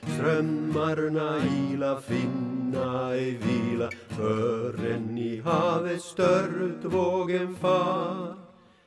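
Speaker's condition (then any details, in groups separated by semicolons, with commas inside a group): No condition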